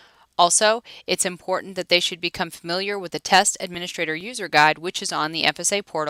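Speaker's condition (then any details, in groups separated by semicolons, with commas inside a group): No condition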